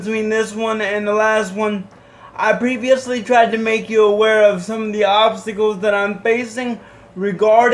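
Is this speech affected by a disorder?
Yes: cerebral palsy.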